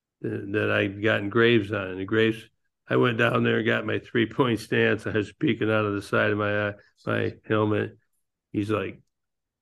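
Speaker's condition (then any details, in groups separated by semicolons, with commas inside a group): Parkinson's disease; no longer flies planes because of Parkinson's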